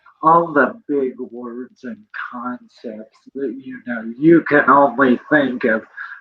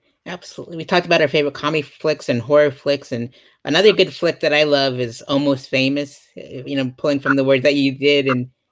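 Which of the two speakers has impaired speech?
The first: cerebral palsy; present from birth.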